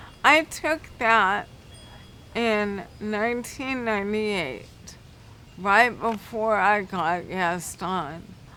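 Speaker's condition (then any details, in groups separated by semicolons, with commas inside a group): Cerebral palsy; affects speech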